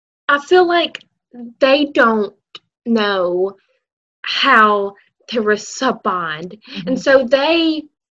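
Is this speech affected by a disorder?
Yes: stuttering; childhood onset, school speech therapy since learning to talk, Lamar University clinic therapy from senior year, age 19; adult, still stutters; stutters openly; here prolonged sounds, blocks.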